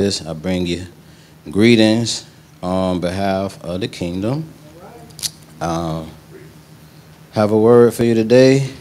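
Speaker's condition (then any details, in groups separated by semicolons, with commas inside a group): No condition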